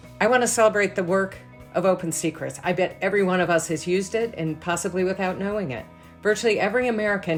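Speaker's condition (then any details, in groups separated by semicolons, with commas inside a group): No condition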